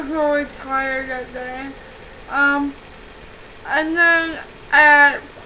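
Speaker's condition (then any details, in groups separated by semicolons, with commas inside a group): Cerebral palsy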